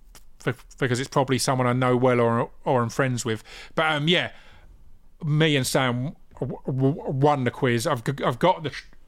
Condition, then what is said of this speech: Stuttering. A podcast. I can't speak now. I'm meant to be a professional broadcaster.